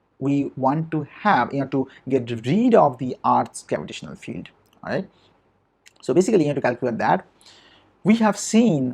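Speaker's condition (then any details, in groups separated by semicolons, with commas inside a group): No condition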